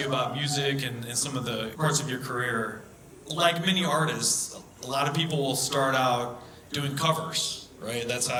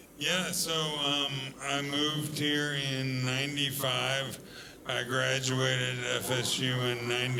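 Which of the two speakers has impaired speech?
The second: ALS; almost three years since diagnosis, slow progression, balance and speed worsening.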